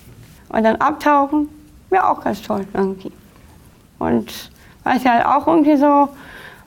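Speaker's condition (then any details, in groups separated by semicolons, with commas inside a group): Down syndrome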